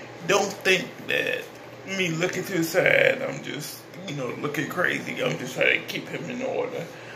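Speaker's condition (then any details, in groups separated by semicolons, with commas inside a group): Cerebral palsy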